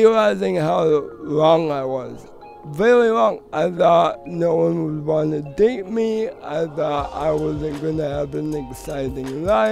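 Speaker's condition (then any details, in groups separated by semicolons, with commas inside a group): Cerebral palsy; from birth; voice noticeably affected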